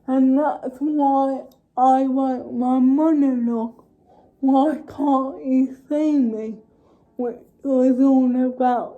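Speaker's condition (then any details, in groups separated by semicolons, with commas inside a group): Cerebral palsy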